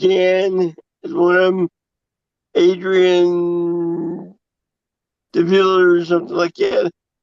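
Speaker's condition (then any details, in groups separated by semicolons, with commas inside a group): Cerebral palsy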